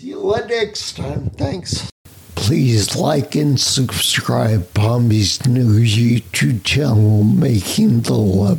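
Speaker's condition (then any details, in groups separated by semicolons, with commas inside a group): Spinocerebellar ataxia; mobility challenged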